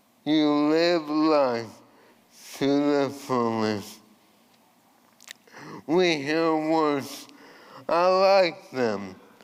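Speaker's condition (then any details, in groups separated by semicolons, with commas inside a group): ALS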